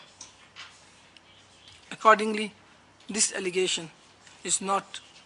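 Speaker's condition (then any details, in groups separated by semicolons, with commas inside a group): No condition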